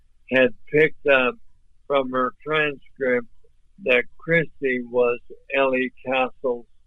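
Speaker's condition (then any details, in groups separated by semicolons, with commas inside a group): ALS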